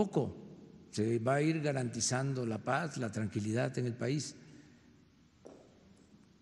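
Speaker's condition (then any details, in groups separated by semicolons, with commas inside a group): No condition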